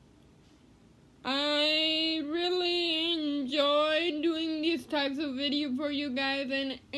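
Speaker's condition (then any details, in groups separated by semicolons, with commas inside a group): Cerebral palsy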